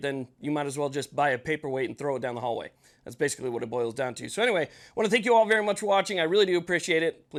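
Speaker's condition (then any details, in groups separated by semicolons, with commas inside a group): No condition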